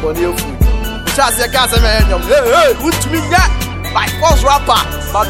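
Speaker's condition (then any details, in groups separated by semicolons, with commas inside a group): No condition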